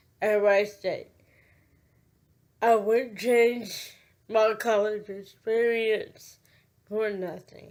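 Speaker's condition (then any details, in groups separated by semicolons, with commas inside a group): Cerebral palsy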